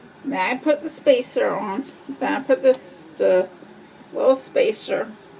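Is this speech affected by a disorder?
Yes: cerebral palsy.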